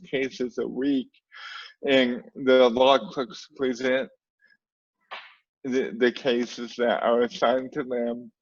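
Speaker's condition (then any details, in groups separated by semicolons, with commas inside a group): Cerebral palsy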